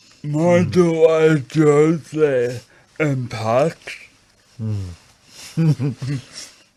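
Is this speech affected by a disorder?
Yes: acquired brain injury.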